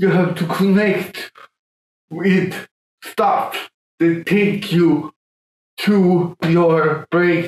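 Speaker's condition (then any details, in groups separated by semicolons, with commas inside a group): Cerebral palsy, severe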